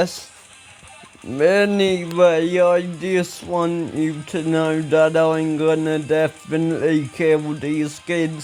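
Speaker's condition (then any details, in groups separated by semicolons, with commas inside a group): Ataxia; speech recently worse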